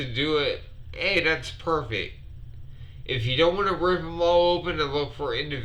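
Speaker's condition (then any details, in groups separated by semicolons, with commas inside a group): Multiple sclerosis; sometimes hard to breathe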